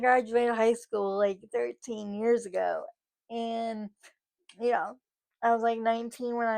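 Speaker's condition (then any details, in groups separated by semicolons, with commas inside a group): Cerebral palsy, spastic; from birth, muscle spasms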